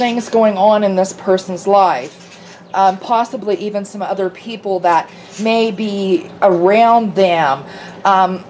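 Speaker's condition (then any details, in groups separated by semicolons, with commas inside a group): No condition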